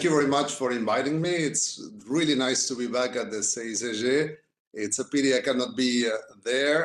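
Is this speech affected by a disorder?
No.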